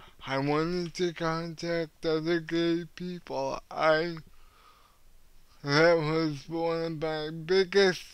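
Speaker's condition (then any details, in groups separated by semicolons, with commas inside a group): Cerebral palsy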